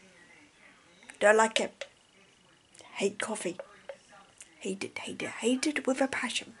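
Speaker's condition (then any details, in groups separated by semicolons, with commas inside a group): Cerebral palsy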